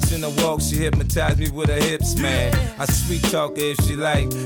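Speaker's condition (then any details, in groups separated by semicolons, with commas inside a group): No condition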